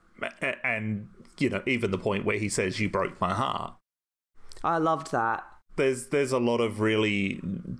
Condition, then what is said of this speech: None; typical speech.